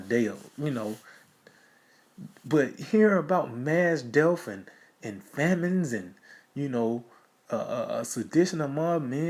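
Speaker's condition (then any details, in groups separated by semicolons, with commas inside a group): No condition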